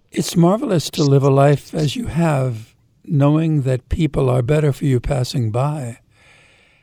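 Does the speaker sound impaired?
No.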